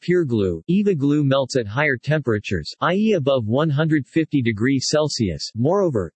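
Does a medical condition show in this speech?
No.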